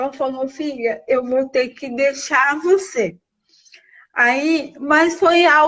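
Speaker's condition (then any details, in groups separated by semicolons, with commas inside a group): Cerebral palsy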